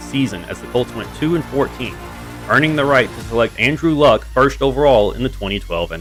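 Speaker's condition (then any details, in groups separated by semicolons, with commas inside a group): No condition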